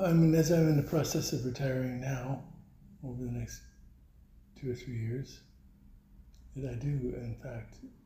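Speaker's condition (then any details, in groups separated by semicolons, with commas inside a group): Parkinson's; voice weakened by Parkinson's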